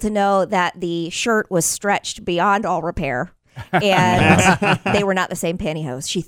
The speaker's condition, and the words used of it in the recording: None; typical speech.